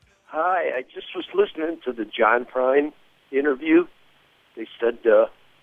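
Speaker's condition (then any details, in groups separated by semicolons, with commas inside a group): No condition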